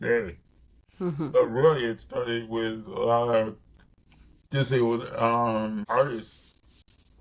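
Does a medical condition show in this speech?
Yes: cerebral palsy.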